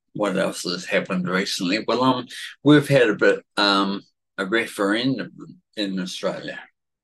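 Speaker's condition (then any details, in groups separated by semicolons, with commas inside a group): Cerebellar atrophy, genetic; worse when tired or stressed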